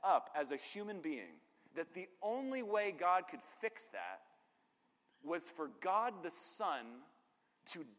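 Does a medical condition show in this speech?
No.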